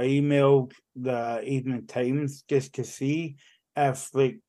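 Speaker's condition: Cerebral palsy; walks and talks now

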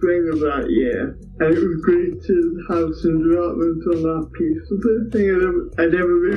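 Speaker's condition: Cerebral palsy; cerebral palsy from brain damage at birth, physical only, affects walking and balance; speech impairment, affects speech and swallowing

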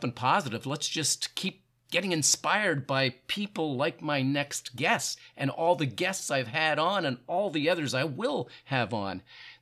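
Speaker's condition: No condition

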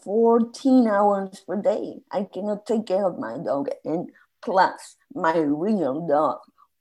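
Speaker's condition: Spasmodic dysphonia; vocal cord issue, gradual onset over 2-3 weeks, work stress during Boston project, diagnosed 8 years later; voice regained 6 months ago after speech therapy, meditation and yoga; voice lost, could not speak at all for 2-3 years, hard to get words out, voice not natural

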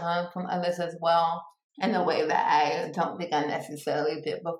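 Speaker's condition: Cerebral palsy; born two months premature

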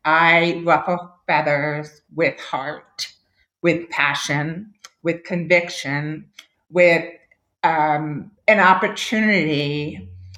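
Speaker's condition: Deafness; permanently deaf without them

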